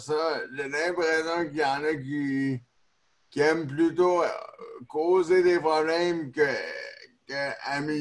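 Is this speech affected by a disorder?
Yes: neonatal cerebral palsy; neonatal onset.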